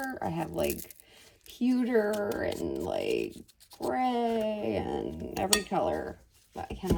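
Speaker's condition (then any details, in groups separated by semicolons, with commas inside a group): No condition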